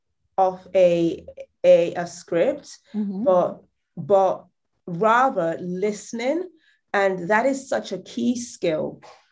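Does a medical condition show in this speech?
Yes: stutter; formerly very bad stutter; much improved from very bad; would sometimes freeze on sales calls; here repeated sounds, repeated words.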